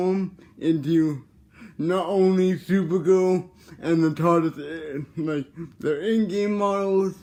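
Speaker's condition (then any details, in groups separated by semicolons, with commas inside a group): Cerebral palsy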